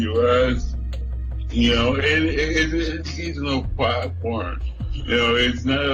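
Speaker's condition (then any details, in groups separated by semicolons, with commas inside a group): Cerebral palsy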